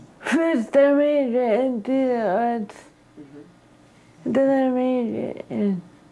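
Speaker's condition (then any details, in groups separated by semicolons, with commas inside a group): Cerebral palsy; severe speech impediment, hard to understand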